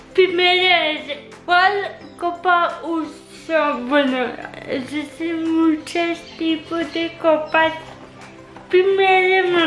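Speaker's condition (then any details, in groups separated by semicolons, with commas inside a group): Cerebral palsy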